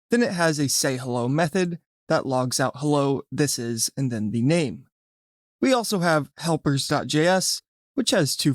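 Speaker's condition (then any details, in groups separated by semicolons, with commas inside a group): No condition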